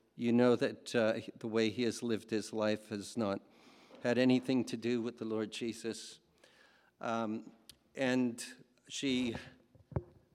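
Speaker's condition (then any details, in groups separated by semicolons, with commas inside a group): No condition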